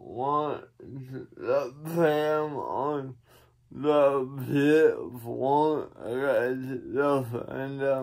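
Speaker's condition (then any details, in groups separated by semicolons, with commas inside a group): Cerebral palsy; one hand affected; atypical speech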